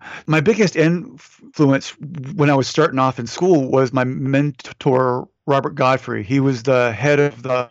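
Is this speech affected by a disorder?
Yes: stuttering; lifelong stutter, never goes away, Toastmasters member for a while practicing public speaking; ongoing stutter, constant struggle, asks others not to finish words; sometimes quieted through focus, phone calls a struggle; here repeated sounds, prolonged sounds, blocks.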